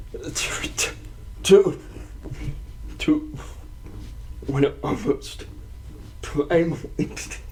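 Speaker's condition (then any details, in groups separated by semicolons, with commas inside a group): Cerebral palsy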